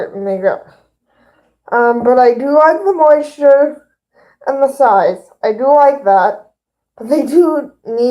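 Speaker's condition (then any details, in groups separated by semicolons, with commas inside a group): Cerebral palsy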